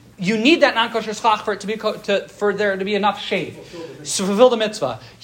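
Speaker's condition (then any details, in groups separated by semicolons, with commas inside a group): No condition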